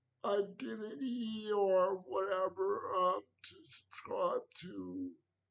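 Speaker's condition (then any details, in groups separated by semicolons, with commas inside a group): Cerebral palsy; wheelchair, needs transfer help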